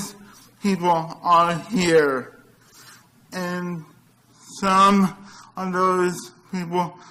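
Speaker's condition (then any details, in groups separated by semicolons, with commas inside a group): Cerebral palsy; from birth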